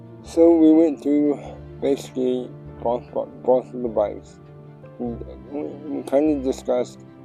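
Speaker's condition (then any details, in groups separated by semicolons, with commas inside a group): Cerebral palsy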